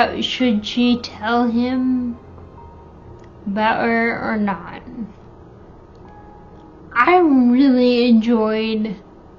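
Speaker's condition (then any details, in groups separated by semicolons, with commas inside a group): Friedreich's ataxia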